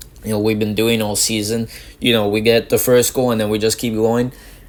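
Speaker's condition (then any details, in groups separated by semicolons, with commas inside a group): No condition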